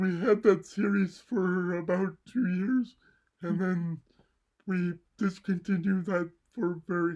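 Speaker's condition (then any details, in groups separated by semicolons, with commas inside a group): Cerebral palsy; mild left side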